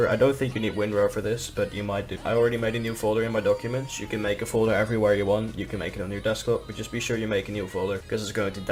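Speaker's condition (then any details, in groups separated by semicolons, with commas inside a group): No condition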